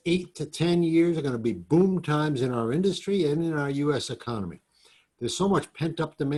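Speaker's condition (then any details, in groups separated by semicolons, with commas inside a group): No condition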